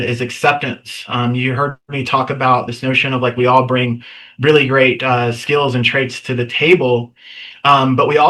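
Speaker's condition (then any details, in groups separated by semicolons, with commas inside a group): No condition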